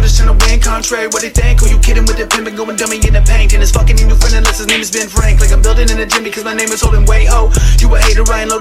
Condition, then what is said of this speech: No condition.